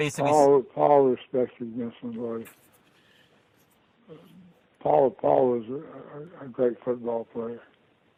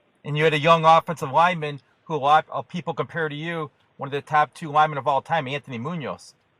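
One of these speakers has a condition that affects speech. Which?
The first: Parkinson's disease; diagnosed about two years ago.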